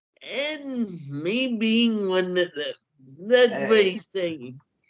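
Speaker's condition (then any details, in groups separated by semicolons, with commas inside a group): Cerebral palsy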